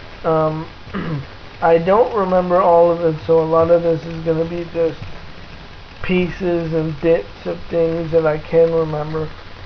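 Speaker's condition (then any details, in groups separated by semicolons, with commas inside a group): Cerebral palsy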